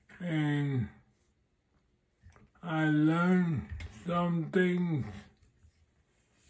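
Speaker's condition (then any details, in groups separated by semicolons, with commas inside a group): Multiple sclerosis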